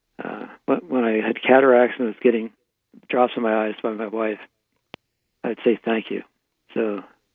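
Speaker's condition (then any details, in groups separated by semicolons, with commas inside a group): Parkinson's disease; right hand tremor at onset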